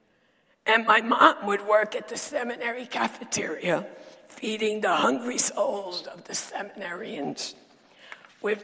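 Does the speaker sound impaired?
Yes: dysphonia; sultry voice.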